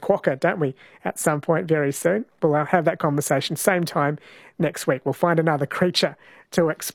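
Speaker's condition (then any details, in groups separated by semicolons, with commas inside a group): No condition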